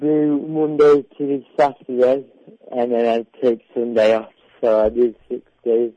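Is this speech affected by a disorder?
Yes: cerebral palsy; cerebral palsy from birth, predicted never to walk, walked with walking frame, prone to rounded shoulders; delayed development and talking, speech therapy paid by parents.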